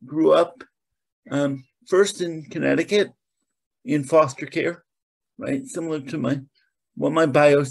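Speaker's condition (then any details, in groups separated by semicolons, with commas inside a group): Cerebral palsy; mainly lower limbs affected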